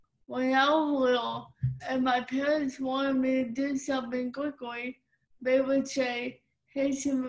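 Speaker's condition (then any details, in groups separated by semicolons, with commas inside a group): Cerebral palsy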